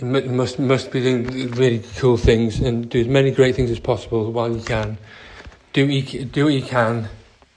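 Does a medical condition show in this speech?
Yes: Parkinson's; diagnosed 7 years ago, sometimes needed a wheelchair when travelling; on Parkinson's medication, off periods when drugs not working.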